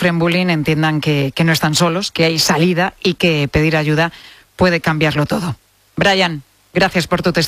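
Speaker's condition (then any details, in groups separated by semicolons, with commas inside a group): No condition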